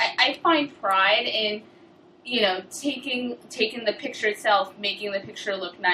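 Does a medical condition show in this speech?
No.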